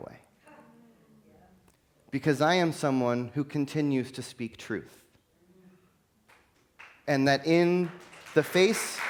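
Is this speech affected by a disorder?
No.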